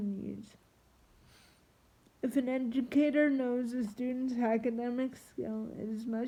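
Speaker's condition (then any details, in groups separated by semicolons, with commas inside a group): Triplegic cerebral palsy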